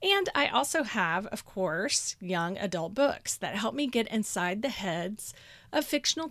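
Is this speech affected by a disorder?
No.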